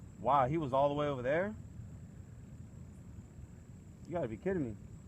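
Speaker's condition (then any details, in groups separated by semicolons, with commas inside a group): No condition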